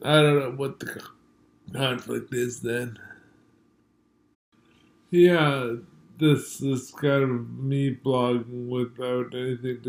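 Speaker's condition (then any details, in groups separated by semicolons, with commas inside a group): Multiple sclerosis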